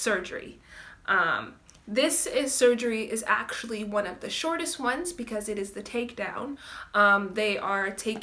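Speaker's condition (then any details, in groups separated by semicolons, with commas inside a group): No condition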